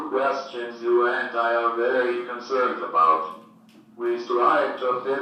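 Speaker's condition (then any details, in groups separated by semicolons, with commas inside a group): Cerebral palsy, speech-generating device, athetoid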